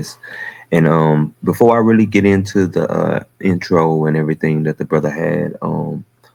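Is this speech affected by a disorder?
No.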